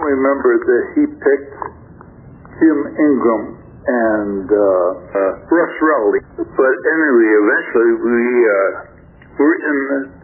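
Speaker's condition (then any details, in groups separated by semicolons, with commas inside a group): Stroke affecting throat muscles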